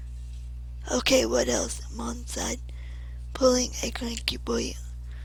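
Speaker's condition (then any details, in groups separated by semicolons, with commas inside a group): Cerebral palsy; mixed spastic-athetoid, mainly ataxic, legs and arms; continuous rigidity, shaking worse when tired or nervous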